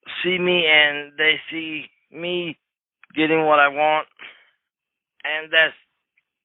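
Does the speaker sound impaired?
Yes: cerebral palsy; affects legs only, rest of body unaffected by own account, wheelchair user.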